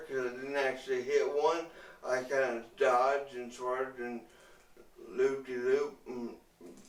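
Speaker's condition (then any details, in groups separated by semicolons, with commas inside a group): Traumatic brain injury; accident, broken neck, neck surgery; 1 month hospital, 3 months rehab; talks a little funny, early ventilator, later room air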